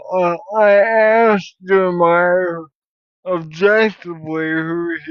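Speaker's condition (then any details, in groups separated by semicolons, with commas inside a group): Cerebral palsy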